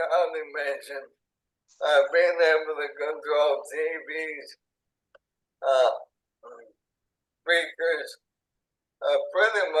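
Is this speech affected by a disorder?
Yes: ALS; onset in hands and arms, tracheostomy.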